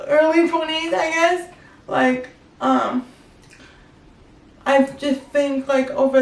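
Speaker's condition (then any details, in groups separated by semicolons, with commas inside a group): Cerebral palsy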